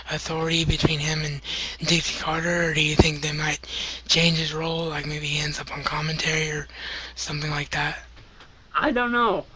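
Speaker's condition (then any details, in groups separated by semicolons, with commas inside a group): Cerebral palsy; wheelchair bound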